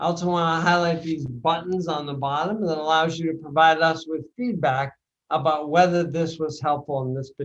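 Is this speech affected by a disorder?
Yes: bulbar onset ALS, mild.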